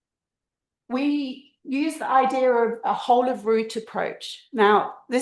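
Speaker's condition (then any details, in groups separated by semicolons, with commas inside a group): No condition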